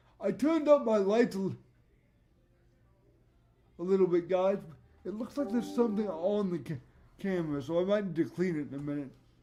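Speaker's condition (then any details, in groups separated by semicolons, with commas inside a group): Cerebral palsy; voice tone sometimes odd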